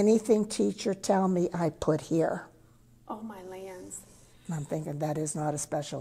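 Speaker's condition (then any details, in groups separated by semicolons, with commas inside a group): No condition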